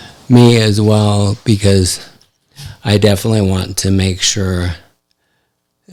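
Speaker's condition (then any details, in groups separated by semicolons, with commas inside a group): ALS; affects hand function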